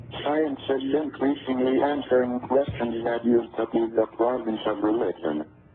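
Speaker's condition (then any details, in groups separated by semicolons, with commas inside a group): No condition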